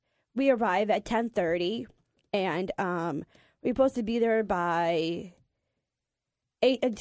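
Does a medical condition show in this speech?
Yes: Down syndrome.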